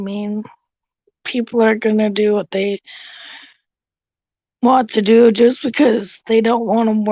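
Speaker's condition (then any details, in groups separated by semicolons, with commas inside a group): Cerebral palsy; affects walking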